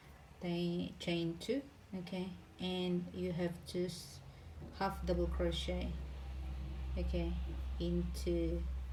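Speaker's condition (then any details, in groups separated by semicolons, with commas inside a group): No condition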